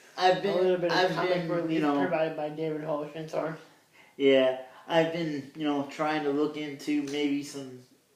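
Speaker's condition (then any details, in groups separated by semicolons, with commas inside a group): Cerebral palsy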